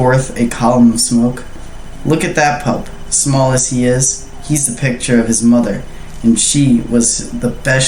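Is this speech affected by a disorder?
No.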